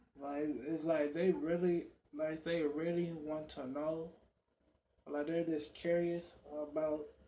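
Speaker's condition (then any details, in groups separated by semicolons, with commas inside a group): Cerebral palsy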